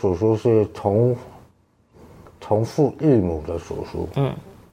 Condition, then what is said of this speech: Tongue cancer surgery. 切除了三分之二的右舌，補了舌瓣，飲食、說話都受到影響。